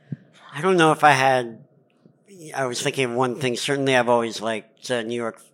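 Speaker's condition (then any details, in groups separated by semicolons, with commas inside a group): Cleft palate; lifelong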